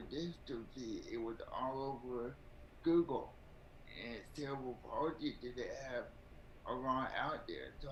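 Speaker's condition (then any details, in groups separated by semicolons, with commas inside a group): Cerebral palsy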